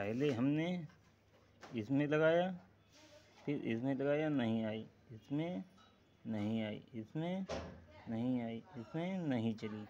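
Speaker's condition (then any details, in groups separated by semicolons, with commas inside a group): No condition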